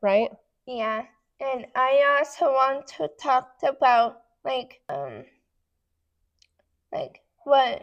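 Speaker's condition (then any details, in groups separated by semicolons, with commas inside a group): Cerebral palsy; hard to talk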